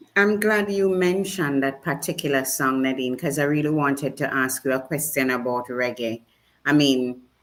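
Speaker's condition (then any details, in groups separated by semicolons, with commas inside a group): No condition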